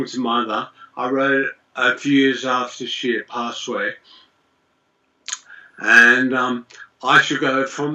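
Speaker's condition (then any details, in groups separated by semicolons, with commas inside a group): Multiple sclerosis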